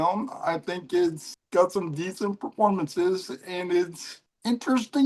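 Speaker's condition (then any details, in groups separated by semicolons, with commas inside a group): Cerebral palsy; mild case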